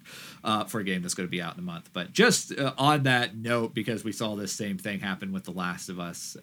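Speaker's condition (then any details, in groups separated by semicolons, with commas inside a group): No condition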